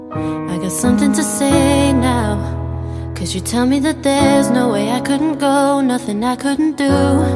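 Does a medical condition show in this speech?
No.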